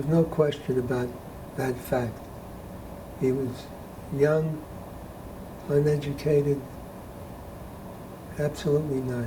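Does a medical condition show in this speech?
Yes: Parkinson's disease; very poor memory.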